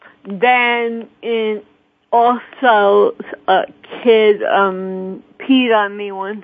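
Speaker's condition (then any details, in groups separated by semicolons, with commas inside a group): Cerebral palsy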